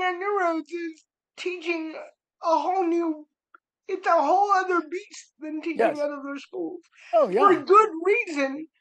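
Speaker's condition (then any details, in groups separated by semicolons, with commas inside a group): Cerebral palsy; spastic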